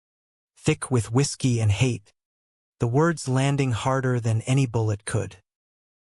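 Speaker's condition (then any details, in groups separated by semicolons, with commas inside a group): No condition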